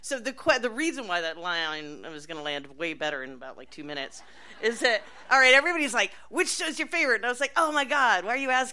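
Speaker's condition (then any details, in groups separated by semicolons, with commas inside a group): No condition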